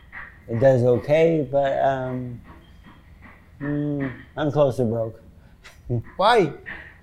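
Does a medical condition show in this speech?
Yes: Parkinson's disease; symptoms said less severe than another Parkinson's patient's, sometimes.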